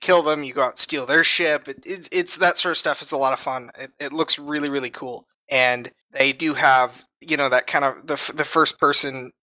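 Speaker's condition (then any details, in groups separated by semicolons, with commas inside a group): No condition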